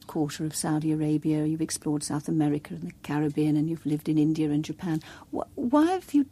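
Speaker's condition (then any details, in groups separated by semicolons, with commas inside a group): No condition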